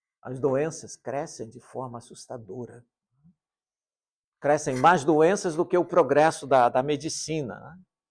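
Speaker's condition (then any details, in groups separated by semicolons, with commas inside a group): No condition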